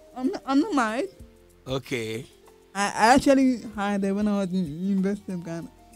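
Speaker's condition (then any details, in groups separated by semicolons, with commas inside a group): Cerebral palsy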